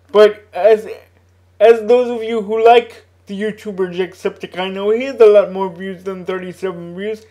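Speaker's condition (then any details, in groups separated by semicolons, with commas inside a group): Cerebral palsy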